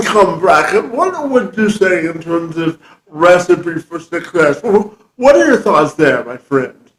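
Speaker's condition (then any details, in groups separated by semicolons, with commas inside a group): Cerebral palsy; present from birth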